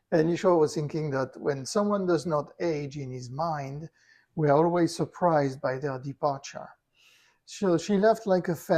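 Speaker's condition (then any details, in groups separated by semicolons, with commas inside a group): No condition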